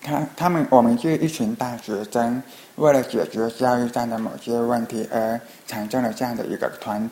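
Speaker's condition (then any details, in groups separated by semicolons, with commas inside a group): Hearing impairment; gets interrupted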